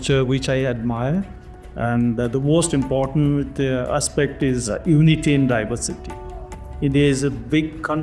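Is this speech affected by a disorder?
No.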